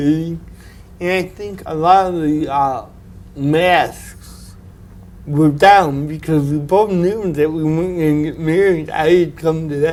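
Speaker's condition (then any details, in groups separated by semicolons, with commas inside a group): Cerebral palsy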